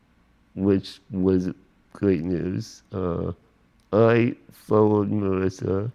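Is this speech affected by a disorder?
Yes: spinal muscular atrophy.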